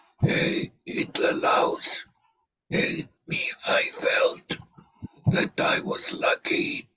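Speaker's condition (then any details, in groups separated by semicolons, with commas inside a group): Laryngectomy; laryngectomy after recurrent laryngeal cancer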